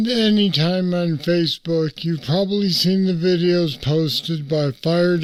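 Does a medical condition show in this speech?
Yes: Parkinson's disease; deep brain stimulators.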